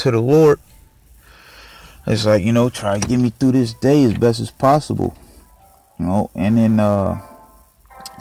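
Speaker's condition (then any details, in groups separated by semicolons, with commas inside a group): No condition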